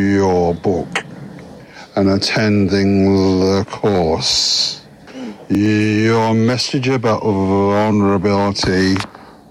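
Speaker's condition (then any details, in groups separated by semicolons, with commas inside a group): Stuttering; fear of stuttering previously prevented reaching out to others; completed Maguire programme course, life-changing, now attending Toastmasters public speaking meetings; regained confidence in own voice after Maguire programme; prolonged sounds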